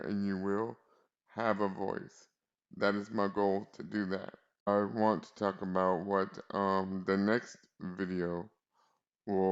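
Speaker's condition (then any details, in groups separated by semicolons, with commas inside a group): Cerebral palsy; spastic quadriplegia, relies on caregivers; 46 years old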